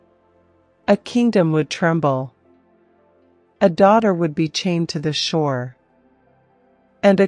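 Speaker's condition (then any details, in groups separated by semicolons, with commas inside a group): No condition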